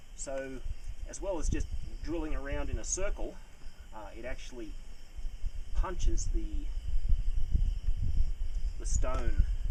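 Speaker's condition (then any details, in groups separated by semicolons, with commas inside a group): No condition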